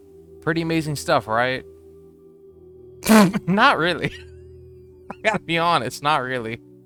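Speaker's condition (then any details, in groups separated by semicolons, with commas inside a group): No condition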